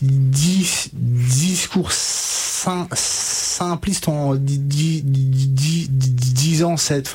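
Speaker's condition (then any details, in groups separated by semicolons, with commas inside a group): Stuttering; onset at 5 to 6 years, no childhood speech therapy, therapy begun at 20, age 33; 27 to 28 years since onset, years of therapy with stuttering specialist Catherine Daubier, Nancy; blocks and repetitions, fluency techniques learned, much worse ages 5 to 20, could not finish sentences; repeated sounds, prolonged sounds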